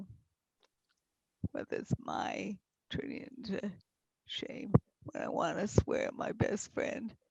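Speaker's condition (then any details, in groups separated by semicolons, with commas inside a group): Multiple sclerosis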